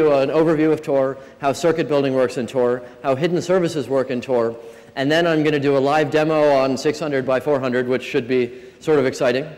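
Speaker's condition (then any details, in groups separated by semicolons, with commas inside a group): No condition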